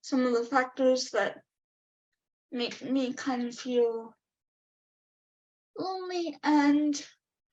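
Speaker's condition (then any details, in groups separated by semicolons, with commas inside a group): Cerebral palsy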